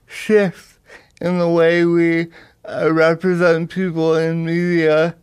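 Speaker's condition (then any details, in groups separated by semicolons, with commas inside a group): Cerebral palsy; drives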